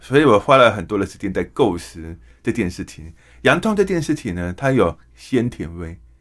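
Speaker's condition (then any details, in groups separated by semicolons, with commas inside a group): Hearing impairment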